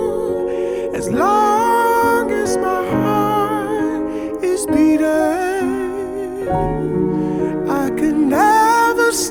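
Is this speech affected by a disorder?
No.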